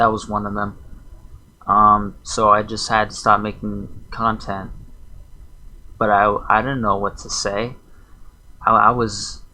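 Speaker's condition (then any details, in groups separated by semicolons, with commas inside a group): No condition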